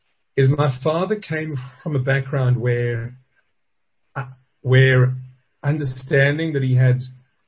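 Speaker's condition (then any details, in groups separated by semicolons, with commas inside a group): Stuttering; stuttering since childhood, lifelong speech impediment; stutter still present in adulthood; as child ordered food could say not wanted, feared speaking; repeated sounds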